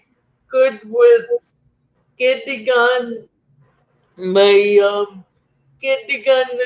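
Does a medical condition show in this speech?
Yes: cerebral palsy; atypical gait.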